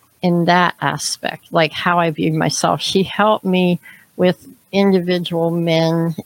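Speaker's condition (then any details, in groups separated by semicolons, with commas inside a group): Cleft palate, severe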